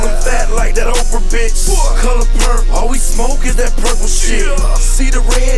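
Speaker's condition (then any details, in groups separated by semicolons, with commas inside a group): No condition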